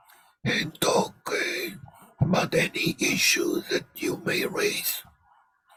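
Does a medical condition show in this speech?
Yes: laryngectomy; tracheoesophageal voice prosthesis.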